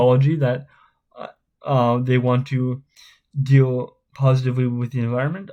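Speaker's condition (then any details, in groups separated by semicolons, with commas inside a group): Spastic cerebral palsy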